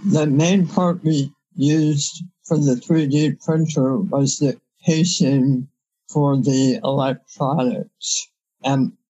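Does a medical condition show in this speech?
Yes: head and neck cancer surgery; five-time head and neck cancer, about 3 years intense treatment, radiation, years of toxic chemotherapy; no evidence of disease for years, severe dysphagia from treatment effects, no normal meal since.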